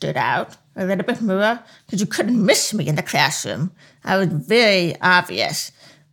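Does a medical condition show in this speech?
Yes: profound hearing loss; deaf accent, speech sounds like a perpetual cold, listeners may need repetition to understand.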